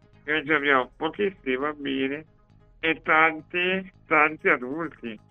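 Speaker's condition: Duchenne muscular dystrophy; walked until age 10, then first electric wheelchair due to disease

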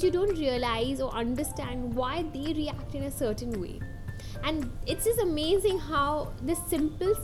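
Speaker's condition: No condition

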